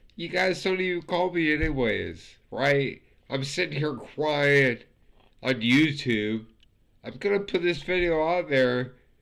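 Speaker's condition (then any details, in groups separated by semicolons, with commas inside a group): Multiple sclerosis; sometimes hard to breathe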